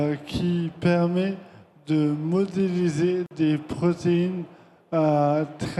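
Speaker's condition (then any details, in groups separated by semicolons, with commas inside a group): ALS (maladie de Charcot); aggressive progression; speech much slower than a year ago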